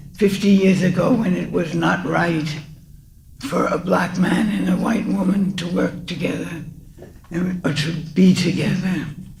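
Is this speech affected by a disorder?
Yes: Parkinson's.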